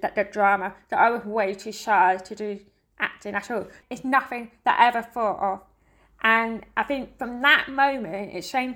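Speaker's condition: Deafness; family all hearing, uses sign language

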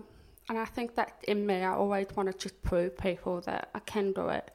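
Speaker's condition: Profound deafness; cochlear implant

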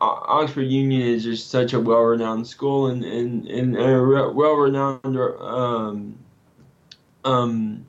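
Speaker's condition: Cerebral palsy; symptoms can act up; doctor visits and physical therapy

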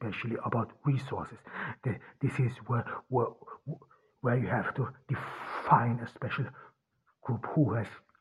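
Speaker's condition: Stuttering; cause unknown, only one in family who stutters, german mother tongue, born in austria; possibly part of why hard to be listened to at university; repeated sounds, prolonged sounds, blocks

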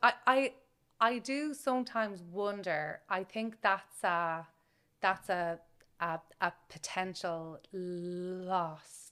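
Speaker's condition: Stammering; lifelong stammer, teenage speech therapy, Dublin Adult Stuttering group therapy at 20 by Jonathan Linklater; adult who stammers, still fears being caught out, stammers more when anxious; long tried to pass as fluent, uses voluntary stammering, sometimes still hides stammer; repeated sounds

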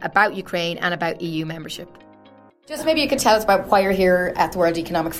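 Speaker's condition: No condition

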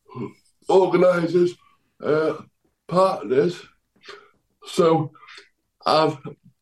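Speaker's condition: Cerebral palsy; cerebral palsy affecting left side

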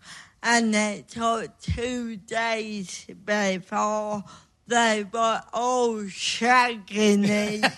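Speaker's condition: Cerebral palsy; since childhood

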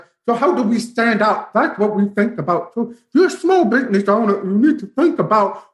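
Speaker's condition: Profound deafness; closed captioning

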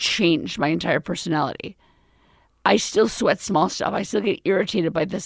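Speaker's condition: Vocal fold paralysis, left vocal cord; voice after recent surgery said temporary, still hard to swallow, earlier unable to swallow or talk

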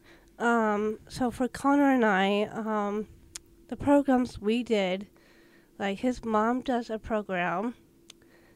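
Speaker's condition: Down syndrome

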